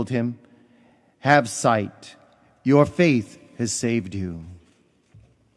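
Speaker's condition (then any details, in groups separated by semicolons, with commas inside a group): No condition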